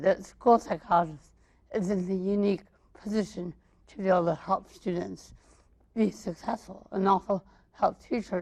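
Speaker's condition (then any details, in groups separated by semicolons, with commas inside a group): Mild cerebral palsy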